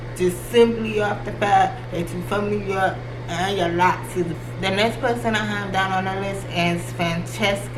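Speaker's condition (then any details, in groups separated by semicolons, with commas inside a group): Cerebral palsy; from birth, left leg affected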